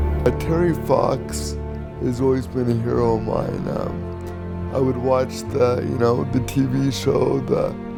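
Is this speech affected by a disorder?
Yes: cerebral palsy.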